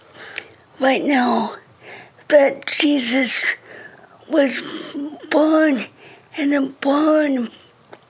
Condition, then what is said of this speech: Cerebral palsy. Again, I'm gonna let it read because my reading is really slow and I don't want my speech to get in the way of God's words.